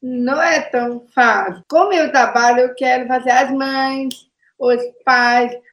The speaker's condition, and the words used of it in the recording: Down syndrome. As palavras têm que ser simples, diretas, as pessoas acham que falar é fácil, né?